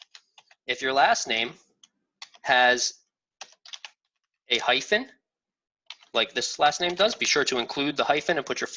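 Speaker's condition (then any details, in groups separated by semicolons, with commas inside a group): No condition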